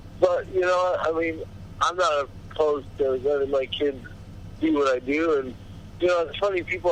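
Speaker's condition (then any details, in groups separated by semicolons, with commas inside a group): Cerebral palsy; body deteriorating with age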